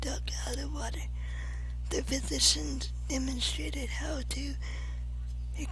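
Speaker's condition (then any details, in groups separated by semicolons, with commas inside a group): Cerebral palsy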